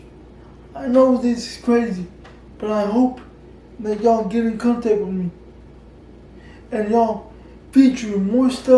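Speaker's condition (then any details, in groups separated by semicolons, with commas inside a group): Cerebral palsy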